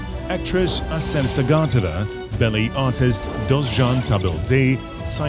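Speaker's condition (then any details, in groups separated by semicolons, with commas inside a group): No condition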